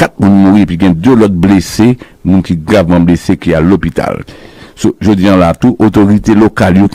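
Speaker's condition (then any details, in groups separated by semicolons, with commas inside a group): No condition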